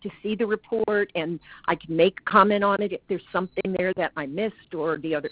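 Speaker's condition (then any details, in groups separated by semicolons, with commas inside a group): No condition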